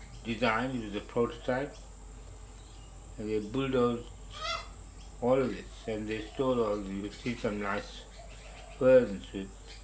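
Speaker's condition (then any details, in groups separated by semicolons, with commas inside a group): Parkinson's disease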